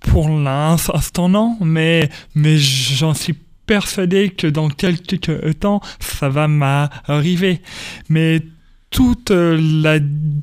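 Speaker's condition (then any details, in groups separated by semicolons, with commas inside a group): Stuttering; stuttering since early childhood at school, speech therapy helped, told elimination almost impossible; age 28, lives with stuttering and accepts it; stuttering persists, described by him as an accent; repeated words, prolonged sounds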